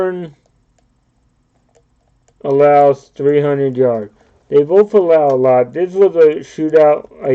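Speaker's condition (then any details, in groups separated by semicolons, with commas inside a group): Cerebral palsy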